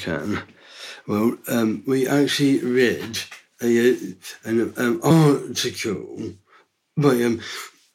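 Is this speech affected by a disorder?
Yes: Down syndrome; three copies of chromosome 21.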